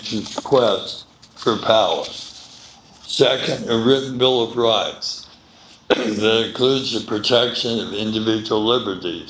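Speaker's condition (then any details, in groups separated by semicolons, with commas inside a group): Medical condition affecting speech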